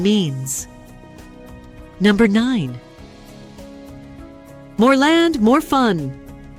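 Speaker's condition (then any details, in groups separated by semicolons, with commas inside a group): No condition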